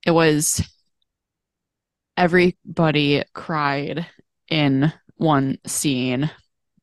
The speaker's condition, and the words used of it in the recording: Aphasia. And then over time, I was kind of happy because I am talking to you fine and seeing the progress and stuff over 11